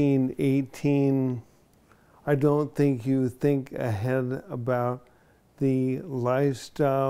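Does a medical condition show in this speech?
Yes: ALS; onset in one foot.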